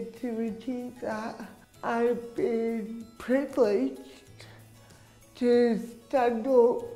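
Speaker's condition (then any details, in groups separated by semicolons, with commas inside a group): Cerebral palsy; speech impediment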